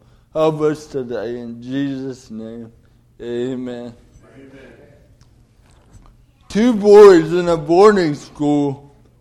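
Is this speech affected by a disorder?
Yes: cerebral palsy; delayed development.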